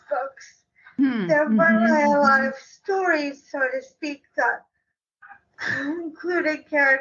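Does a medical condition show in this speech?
Yes: cerebral palsy.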